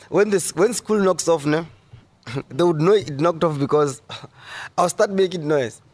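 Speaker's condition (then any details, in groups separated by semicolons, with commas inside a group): No condition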